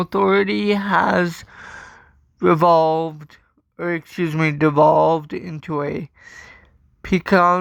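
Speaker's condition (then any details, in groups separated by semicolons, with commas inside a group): Cerebral palsy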